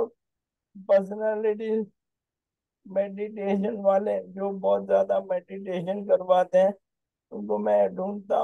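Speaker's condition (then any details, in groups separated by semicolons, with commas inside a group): ALS; onset right index finger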